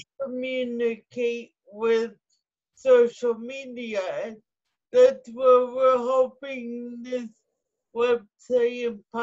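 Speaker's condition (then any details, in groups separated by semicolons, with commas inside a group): Cerebral palsy, spastic ataxic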